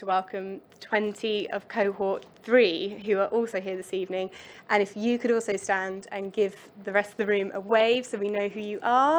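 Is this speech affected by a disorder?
No.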